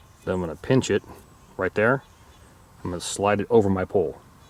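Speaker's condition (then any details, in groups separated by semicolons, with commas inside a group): No condition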